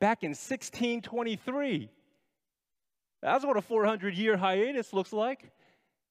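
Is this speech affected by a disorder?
No.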